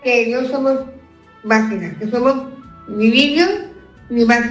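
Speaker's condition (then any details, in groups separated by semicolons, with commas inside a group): Down syndrome; adult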